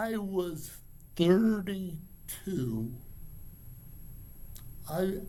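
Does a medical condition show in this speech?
Yes: cerebral palsy; from birth.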